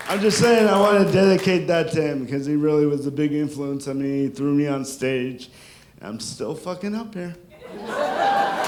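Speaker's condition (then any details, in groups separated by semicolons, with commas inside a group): Cerebral palsy; from birth; sounds drunk, constant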